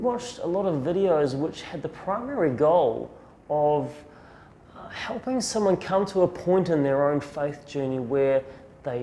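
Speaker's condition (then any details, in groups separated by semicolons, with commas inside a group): No condition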